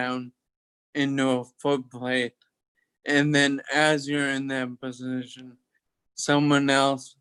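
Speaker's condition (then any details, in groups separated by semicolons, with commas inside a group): Toxic leukoencephalopathy, locked-in syndrome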